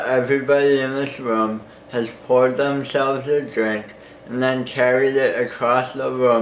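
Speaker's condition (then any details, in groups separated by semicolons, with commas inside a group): Cerebral palsy; birth injury, skull fracture, Erb's palsy shoulders and arms, tremors; mild, seizure free seven years on medication, weekly therapies; slow speech, slight impediment, understandable, tongue botox ineffective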